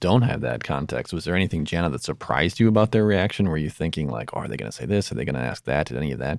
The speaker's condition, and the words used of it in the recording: No condition.